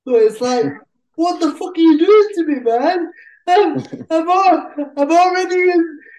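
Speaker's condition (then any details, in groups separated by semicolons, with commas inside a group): Cerebral palsy; cerebral palsy since childhood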